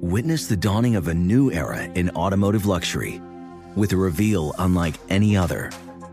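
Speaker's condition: No condition

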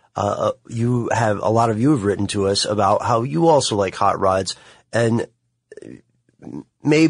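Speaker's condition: No condition

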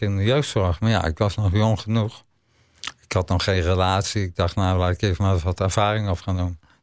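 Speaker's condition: ALS; talks less after recent days of exertion

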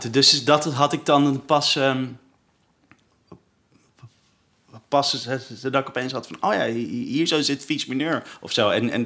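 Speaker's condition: Stuttering; ongoing, delayed starting podcast; interviewed on own podcast by girlfriend, stuttering still present; frequent whole-word repetitions, many fillers like eh and ehm; repeated sounds, repeated words

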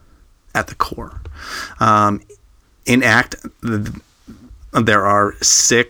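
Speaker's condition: Stuttering; onset in childhood; prolonged sounds

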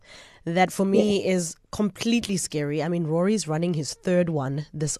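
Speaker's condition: No condition

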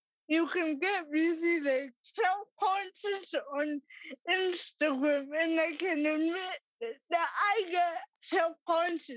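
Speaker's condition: Cerebral palsy; present from birth, affects walking and hand use, scribbled instead of writing, types instead

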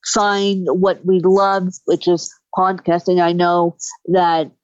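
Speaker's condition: Cerebral palsy; birth injury from lack of oxygen to brain

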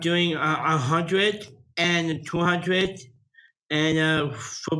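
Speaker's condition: Down syndrome; short answers, father prompts and restates answers

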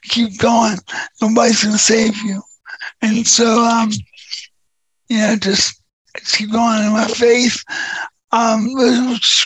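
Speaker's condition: Neurofibromatosis type 2; large tumor on brain stem, days before third brain surgery, balance shot

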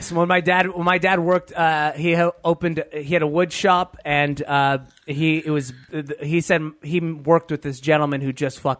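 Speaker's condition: No condition

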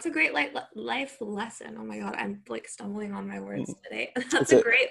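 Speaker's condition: No condition

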